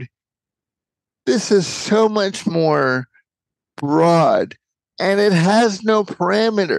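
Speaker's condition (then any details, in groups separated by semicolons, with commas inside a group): Cerebral palsy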